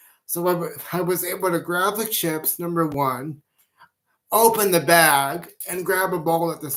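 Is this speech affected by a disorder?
Yes: cerebral palsy.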